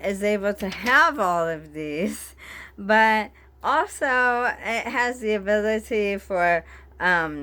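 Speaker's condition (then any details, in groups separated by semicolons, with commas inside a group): Bulbar ALS, bulbar onset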